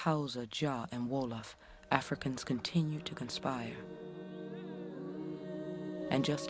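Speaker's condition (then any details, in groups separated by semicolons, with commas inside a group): No condition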